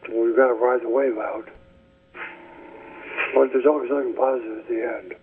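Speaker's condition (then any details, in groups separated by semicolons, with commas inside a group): ALS; speech getting worse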